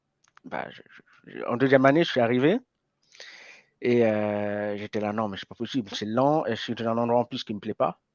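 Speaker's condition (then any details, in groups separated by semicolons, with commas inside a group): Hearing impairment from birth; may get worse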